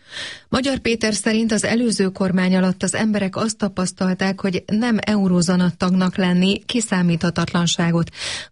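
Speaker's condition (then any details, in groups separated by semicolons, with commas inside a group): No condition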